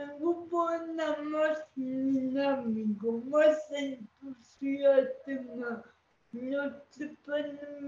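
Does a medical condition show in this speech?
Yes: cerebral palsy.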